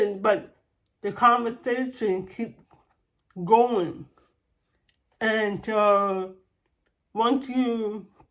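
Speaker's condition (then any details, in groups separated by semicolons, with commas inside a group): Cerebral palsy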